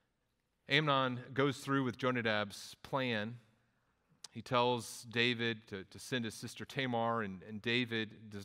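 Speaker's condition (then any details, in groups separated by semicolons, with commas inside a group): No condition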